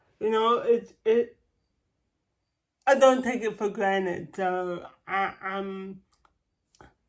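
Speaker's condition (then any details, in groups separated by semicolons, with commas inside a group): Cerebral palsy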